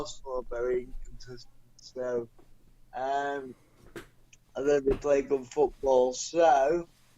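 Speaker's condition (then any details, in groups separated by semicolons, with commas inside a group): Cerebral palsy; non-progressive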